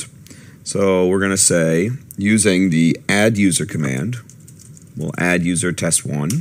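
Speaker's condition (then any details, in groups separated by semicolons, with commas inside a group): No condition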